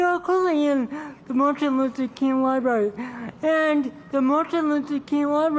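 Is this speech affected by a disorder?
Yes: cerebral palsy; from birth.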